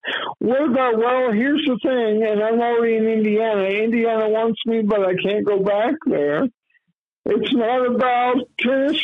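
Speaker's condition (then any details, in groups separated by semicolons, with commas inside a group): Cerebral palsy; lifelong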